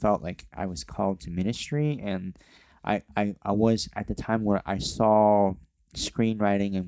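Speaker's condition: Cleft lip and palate

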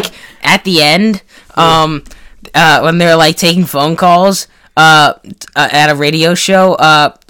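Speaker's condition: No condition

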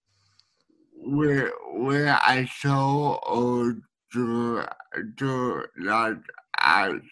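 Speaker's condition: Speech needing a translator; speech hard for others to understand, needs speech translator

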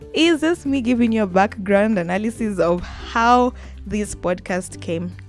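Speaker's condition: No condition

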